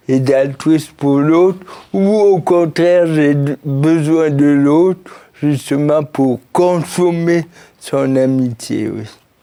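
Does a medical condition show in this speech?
Yes: cerebral palsy; since birth, birth injury.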